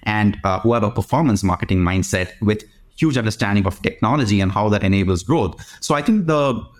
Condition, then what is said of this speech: None; typical speech.